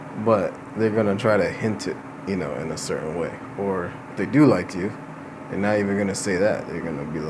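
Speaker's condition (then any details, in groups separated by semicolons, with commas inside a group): No condition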